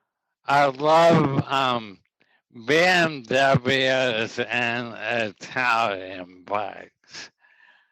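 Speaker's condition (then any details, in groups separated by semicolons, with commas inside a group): ALS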